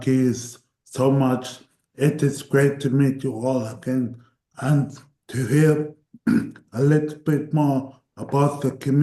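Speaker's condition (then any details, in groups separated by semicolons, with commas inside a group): Cerebral palsy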